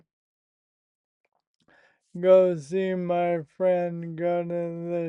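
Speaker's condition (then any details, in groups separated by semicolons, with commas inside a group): Primary lateral sclerosis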